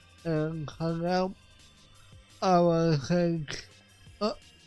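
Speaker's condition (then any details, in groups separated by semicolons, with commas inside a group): Cerebral palsy; affects voice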